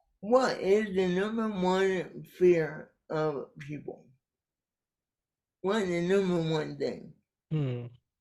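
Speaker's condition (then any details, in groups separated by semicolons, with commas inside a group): Cerebral palsy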